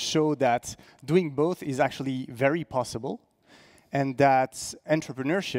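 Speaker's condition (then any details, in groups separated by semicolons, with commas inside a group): No condition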